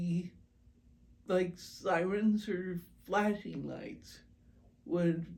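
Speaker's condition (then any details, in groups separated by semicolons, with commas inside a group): Primary progressive multiple sclerosis; long since onset, no early symptoms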